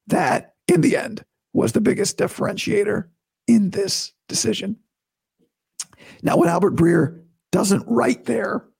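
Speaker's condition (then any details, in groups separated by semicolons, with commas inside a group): Vocal cord surgery recovery; best in two weeks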